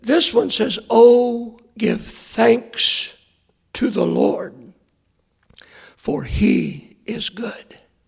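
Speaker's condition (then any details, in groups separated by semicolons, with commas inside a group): Hoarseness after vocal cord surgery; earlier doctor attributed voice problem to aging, second opinion sought; hard to hear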